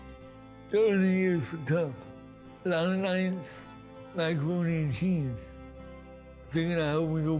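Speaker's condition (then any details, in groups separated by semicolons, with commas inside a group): Cerebral palsy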